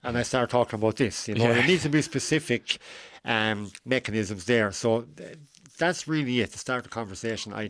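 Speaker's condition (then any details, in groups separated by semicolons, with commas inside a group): Cleft lip and palate; congenital cleft lip and palate, failure of mouth and nose to align, two or three surgeries in infancy, last surgery at 17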